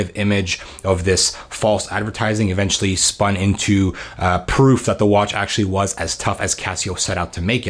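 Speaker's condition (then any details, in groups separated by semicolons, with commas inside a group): No condition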